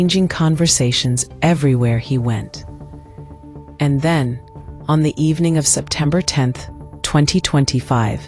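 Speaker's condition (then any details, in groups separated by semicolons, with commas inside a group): No condition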